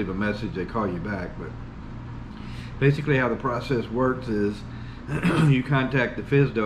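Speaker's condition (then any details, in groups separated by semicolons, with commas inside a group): No condition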